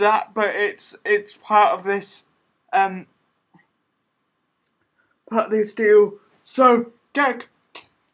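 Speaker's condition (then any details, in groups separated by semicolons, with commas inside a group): Cerebral palsy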